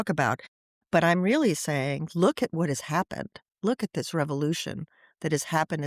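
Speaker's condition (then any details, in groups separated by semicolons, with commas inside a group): No condition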